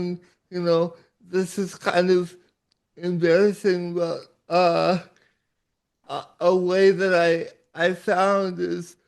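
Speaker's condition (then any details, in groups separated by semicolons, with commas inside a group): Cerebral palsy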